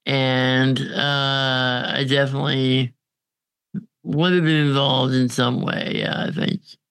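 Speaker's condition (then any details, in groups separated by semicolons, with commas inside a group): Congenital muscular dystrophy; uses ventilator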